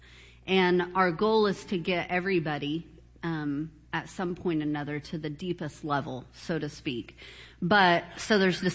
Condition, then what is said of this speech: None; typical speech.